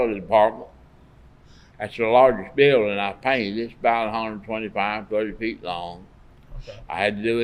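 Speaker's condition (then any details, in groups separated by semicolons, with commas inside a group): Parkinson's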